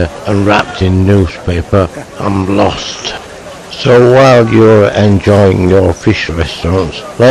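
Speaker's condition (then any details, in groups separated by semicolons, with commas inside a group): Motor neuron disease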